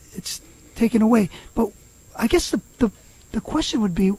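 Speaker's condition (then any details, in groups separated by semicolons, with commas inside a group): No condition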